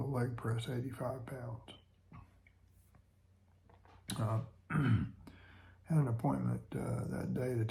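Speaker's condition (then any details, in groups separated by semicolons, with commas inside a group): Parkinson's disease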